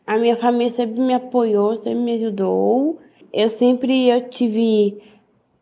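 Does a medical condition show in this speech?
Yes: Down syndrome; diagnosed at birth, speech therapy and physiotherapy from 15 days old, difficulty with interpretation, exam reader in school.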